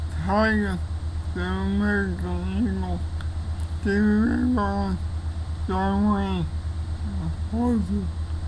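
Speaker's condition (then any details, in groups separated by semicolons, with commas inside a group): Cerebral palsy; history of pneumonia; poor meal posture affects swallowing, sitting straighter helps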